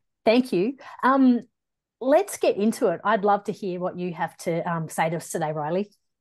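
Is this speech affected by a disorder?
No.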